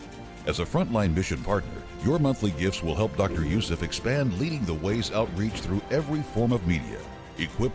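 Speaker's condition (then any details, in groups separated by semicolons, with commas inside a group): No condition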